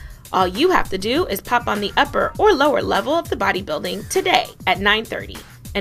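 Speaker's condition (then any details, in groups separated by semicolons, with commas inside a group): No condition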